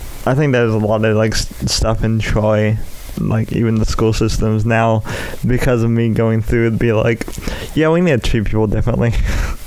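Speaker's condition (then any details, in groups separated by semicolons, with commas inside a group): Cerebral palsy; speech impediment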